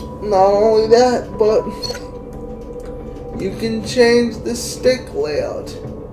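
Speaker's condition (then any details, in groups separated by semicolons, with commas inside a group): Cerebral palsy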